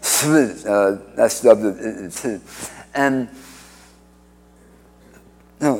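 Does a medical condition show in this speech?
Yes: speech impediment after cancer surgery; speech impediment from reconstructed tongue tied to mouth floor, no speech with tracheostomy after surgery.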